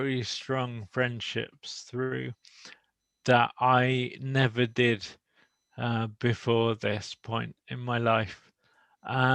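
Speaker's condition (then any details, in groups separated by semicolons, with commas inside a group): Motor neuron disease; speech a little slow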